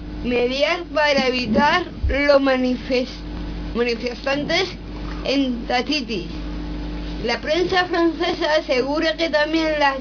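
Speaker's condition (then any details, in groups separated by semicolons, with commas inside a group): Down syndrome; reads news item aloud on live radio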